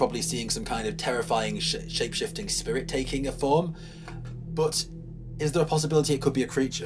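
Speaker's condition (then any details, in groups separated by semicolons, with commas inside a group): No condition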